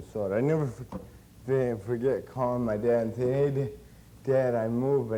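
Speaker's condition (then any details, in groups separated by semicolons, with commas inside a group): Cerebral palsy; since birth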